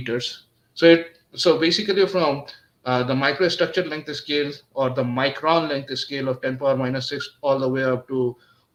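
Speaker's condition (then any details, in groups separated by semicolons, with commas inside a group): No condition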